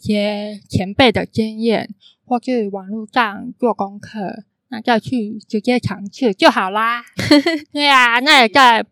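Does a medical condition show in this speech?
Yes: congenital hearing impairment; congenital cochlear underdevelopment, skull opened for cochlear implant (电子耳).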